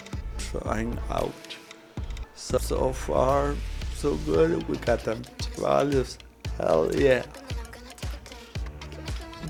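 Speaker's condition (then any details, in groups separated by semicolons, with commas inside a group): Cerebral palsy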